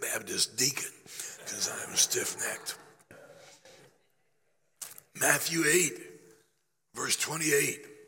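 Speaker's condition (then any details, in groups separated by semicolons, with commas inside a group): Laryngeal cancer after radiation; still affected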